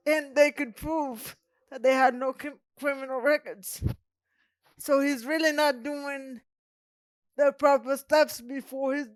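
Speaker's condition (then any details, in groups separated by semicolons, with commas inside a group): Cerebral palsy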